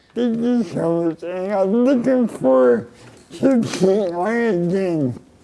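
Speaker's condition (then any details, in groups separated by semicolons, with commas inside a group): Cerebral palsy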